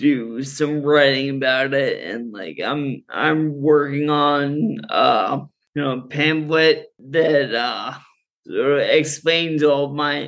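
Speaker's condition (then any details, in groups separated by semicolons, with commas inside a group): Friedreich's ataxia; progressive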